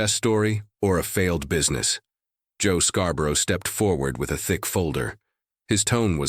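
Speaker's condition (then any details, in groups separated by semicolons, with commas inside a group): No condition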